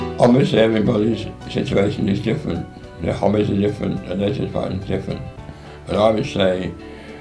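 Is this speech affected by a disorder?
Yes: radiotherapy spinal damage; radiotherapy overdose to spine, near paralysis of left side; about 13 years since radiotherapy overdose.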